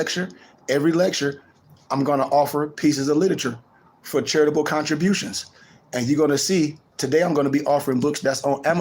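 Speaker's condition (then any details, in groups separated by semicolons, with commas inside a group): No condition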